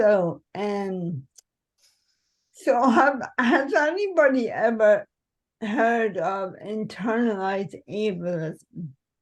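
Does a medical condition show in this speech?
Yes: cerebral palsy.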